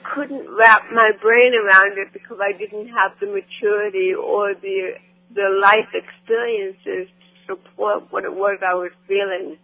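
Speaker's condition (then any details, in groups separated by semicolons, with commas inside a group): Cerebral palsy; improved by stand-up comedy performing as articulation practice and speech therapy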